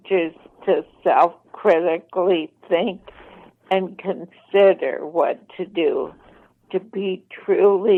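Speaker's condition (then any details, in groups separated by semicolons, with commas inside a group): ALS, mild; voice slightly impaired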